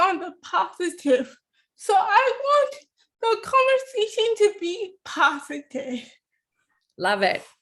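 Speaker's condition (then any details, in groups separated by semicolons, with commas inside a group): Cerebral palsy; affects hand, hand tremor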